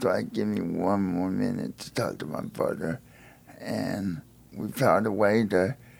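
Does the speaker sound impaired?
Yes: spastic quadriplegia cerebral palsy; wheelchair user.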